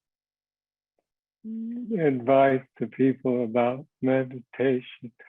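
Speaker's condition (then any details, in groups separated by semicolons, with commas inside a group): Parkinson's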